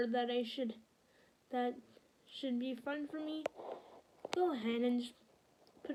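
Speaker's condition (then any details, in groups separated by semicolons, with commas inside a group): Cerebral palsy, spastic quadriplegic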